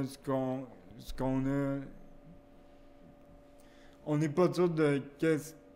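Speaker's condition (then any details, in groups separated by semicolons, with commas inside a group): Cerebral palsy; wheelchair use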